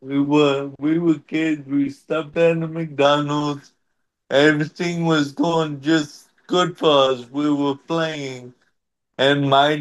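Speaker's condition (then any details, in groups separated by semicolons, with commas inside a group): Cerebral palsy; wheelchair over the years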